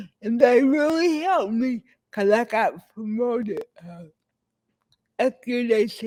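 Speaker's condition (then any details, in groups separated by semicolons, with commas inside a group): Cerebral palsy; hands and speech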